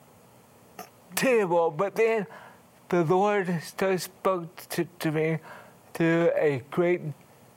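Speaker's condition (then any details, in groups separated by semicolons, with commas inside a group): Cerebral palsy; wheelchair user, affects fine motor skills, frequently drops things; non-progressive, parts of speech improved since younger years; slowed speech, speaks slower than others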